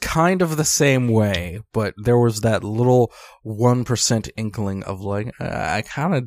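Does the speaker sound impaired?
No.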